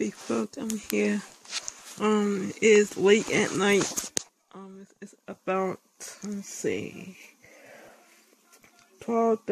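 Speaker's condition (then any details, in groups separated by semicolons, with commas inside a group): Speech impairment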